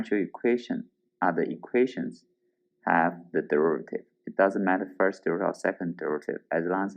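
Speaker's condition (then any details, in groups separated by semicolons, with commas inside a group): No condition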